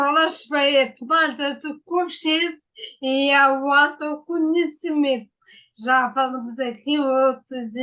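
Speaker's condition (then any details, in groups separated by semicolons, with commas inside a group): Ataxia; acquired, brain injury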